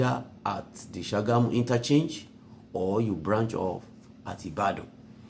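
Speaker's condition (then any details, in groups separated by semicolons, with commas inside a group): No condition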